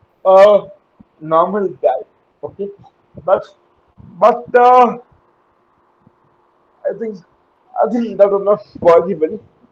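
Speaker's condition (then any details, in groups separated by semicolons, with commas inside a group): Cerebral palsy; uses wheelchair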